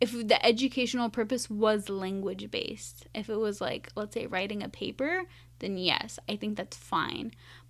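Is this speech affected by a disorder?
No.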